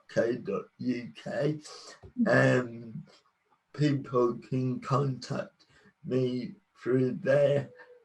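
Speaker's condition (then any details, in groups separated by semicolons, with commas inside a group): Cerebral palsy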